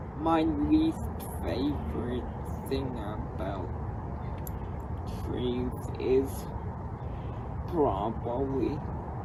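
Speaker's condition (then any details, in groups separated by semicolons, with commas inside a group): Cerebral palsy; uses service dog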